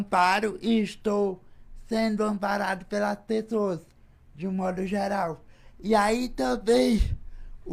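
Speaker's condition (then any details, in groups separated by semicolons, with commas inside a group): Cerebral palsy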